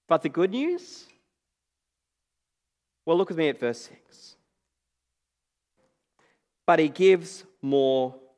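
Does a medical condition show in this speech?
No.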